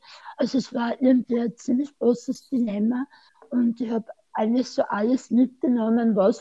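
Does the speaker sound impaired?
Yes: speech impairment after tongue cancer, mild; aggressive right tongue-margin cancer into mouth arch at 48, 17-hour surgery, neck dissection, chemoradiotherapy; slightly limited, tends to speak fast, sometimes unclear, Austrian dialect, hard to understand without seeing face.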